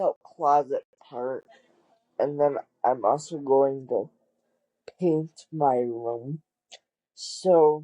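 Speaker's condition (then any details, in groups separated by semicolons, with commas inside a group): Cerebral palsy; wheelchair user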